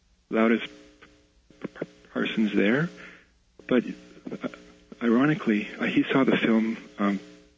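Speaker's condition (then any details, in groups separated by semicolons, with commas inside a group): Stutter; stutters at times; blocks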